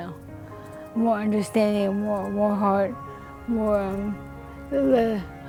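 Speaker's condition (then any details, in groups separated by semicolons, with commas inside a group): ALS; about 21 years since diagnosis; slurred speech, mistaken for drunk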